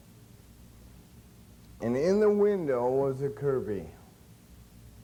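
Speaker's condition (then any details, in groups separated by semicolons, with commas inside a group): Cerebral palsy; since birth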